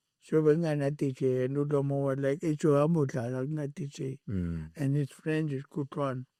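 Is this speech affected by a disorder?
Yes: cerebral palsy.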